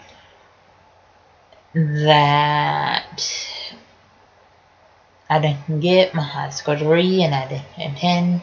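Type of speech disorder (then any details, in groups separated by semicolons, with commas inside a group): None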